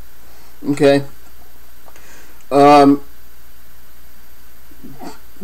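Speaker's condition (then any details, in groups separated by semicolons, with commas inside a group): Cerebral palsy, spastic diplegia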